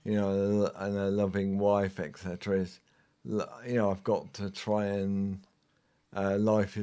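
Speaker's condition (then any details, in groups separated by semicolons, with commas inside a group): Motor neurone disease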